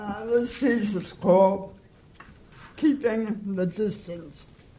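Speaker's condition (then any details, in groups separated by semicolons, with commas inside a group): Cerebral palsy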